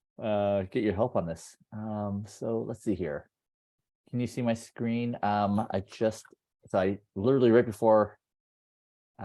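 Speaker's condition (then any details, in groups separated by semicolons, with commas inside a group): No condition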